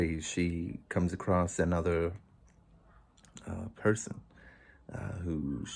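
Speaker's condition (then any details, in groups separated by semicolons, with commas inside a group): No condition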